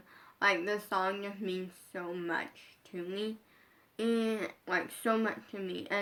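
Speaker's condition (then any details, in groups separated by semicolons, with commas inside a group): Brain injury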